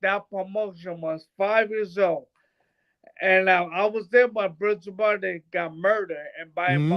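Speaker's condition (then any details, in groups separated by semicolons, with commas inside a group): Brain bruising; speech bad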